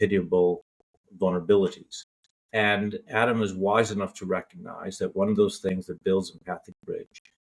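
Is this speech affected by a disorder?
No.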